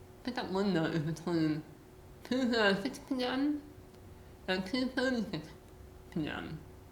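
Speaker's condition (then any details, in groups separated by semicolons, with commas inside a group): Muscular dystrophy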